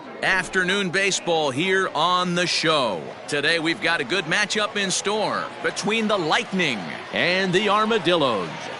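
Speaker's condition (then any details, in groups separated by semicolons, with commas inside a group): No condition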